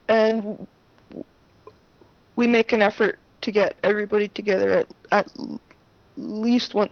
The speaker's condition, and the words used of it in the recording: Stuttering. In my case, it's kind of a self-revealing problem.